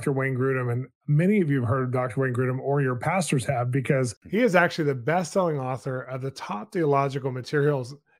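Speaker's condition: No condition

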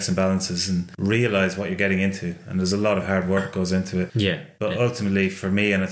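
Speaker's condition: No condition

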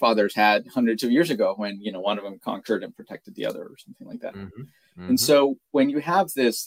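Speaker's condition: No condition

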